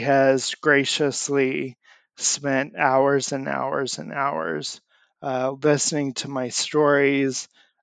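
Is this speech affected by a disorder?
Yes: amyotrophic lateral sclerosis; onset last fall, leg bouncing at rest, muscle twitches, weakness in legs and arms, walker since falls; months since diagnosis, on treatment, can't dress self, sometimes needs help brushing teeth; still able to speak, voice and message banking done for future speech loss.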